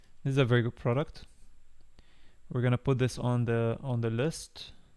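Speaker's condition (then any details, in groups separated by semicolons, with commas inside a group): No condition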